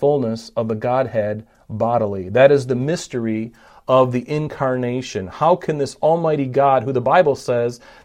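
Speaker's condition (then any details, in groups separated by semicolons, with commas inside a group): No condition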